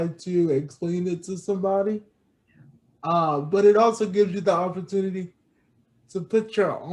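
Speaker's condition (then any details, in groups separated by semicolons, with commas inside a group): Cerebral palsy; brain damage, diagnosed in infancy, spastic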